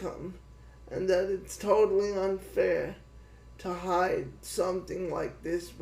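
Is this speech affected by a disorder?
Yes: cerebral palsy.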